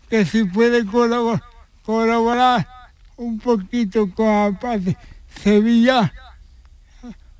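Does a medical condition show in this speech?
Yes: cerebral palsy; since birth, needs extra support for daily living activities; attends Aspace Sevilla day centre for stimulation, needs adapted bus to reach centre.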